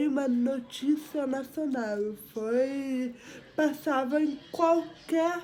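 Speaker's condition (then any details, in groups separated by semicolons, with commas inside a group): Cerebral palsy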